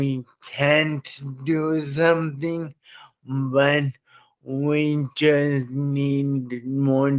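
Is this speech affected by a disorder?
Yes: traumatic brain injury; sometimes hard to understand, forgets how to swallow.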